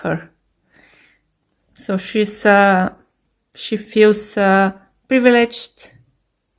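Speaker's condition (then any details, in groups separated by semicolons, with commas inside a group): No condition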